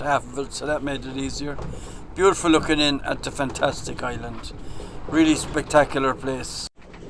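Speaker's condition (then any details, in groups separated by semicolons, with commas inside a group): No condition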